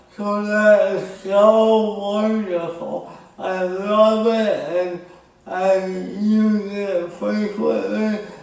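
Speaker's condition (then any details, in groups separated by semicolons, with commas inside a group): Speech impairment after birth surgery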